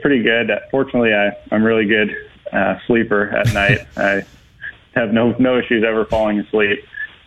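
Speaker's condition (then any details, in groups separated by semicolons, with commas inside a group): No condition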